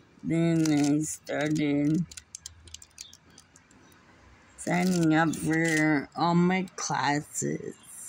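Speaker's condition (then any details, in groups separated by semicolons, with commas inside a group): Muscular dystrophy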